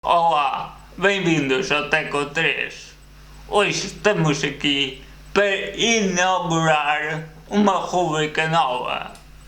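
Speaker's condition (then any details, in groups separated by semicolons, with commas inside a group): Cerebral palsy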